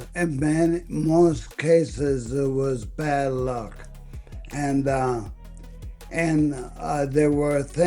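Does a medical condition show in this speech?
Yes: ALS.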